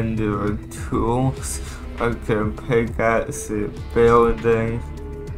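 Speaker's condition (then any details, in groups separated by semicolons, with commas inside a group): Cerebral palsy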